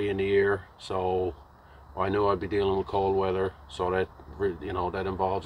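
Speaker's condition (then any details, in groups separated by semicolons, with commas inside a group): No condition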